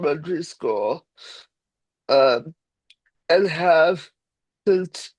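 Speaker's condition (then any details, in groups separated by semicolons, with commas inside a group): Cerebral palsy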